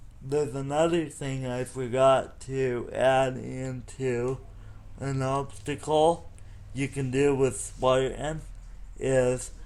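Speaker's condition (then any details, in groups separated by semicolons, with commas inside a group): Cerebral palsy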